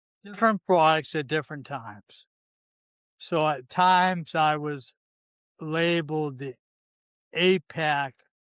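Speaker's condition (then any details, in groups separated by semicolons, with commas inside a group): ALS, C9 mutation; limb onset in fingers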